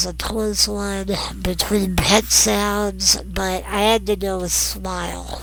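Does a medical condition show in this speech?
Yes: non-progressive muscular dystrophy.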